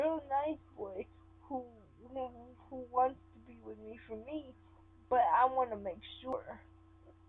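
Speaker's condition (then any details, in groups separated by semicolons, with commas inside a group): Cerebral palsy; sometimes affected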